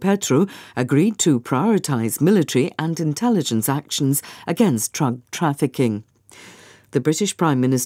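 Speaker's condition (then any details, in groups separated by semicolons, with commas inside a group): No condition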